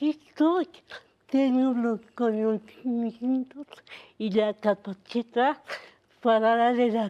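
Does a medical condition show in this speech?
Yes: cerebral palsy.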